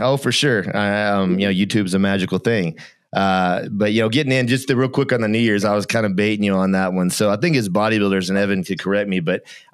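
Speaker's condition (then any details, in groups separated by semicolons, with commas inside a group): No condition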